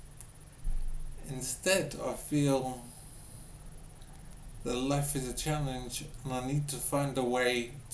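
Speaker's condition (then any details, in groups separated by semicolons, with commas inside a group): Brain injury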